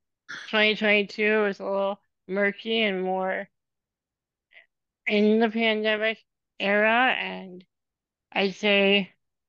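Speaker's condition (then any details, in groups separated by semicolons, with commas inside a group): Spinal muscular atrophy; genetic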